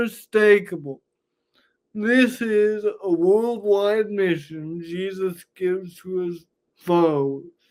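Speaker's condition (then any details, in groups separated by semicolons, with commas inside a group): Cerebral palsy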